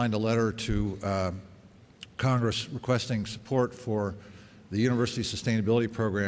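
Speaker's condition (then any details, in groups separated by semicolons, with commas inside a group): No condition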